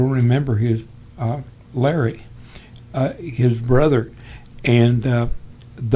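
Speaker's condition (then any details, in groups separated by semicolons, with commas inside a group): Parkinson's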